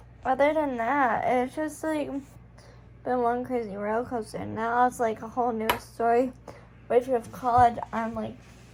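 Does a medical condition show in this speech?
Yes: cerebral palsy.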